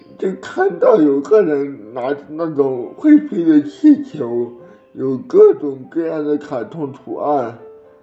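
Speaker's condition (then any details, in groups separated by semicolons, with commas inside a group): Cerebral palsy; legs affected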